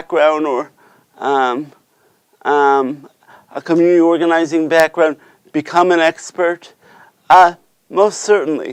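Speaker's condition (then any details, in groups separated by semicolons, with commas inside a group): Cerebral palsy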